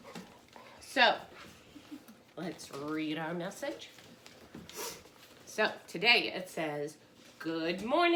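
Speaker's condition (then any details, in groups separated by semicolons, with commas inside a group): No condition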